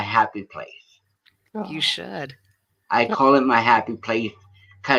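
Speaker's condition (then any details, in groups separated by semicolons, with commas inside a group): Cerebral palsy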